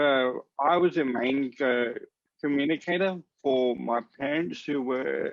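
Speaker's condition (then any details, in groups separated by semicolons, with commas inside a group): Cerebral palsy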